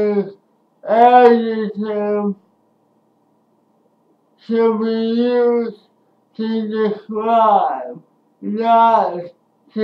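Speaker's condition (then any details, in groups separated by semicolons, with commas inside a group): Speech impairment after birth surgery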